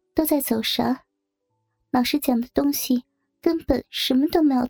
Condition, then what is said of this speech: No condition.